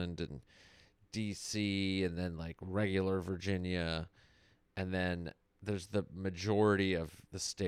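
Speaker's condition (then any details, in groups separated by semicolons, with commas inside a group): No condition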